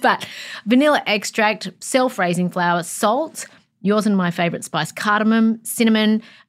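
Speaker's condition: No condition

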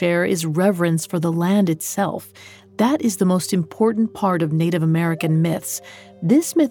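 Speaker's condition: No condition

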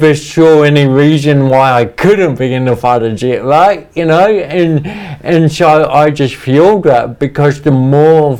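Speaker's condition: Cerebral palsy; wheelchairs

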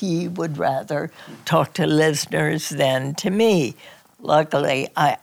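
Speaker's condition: Spasmodic dysphonia; in Portland

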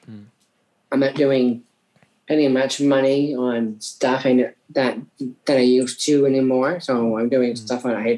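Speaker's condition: Down syndrome; from birth

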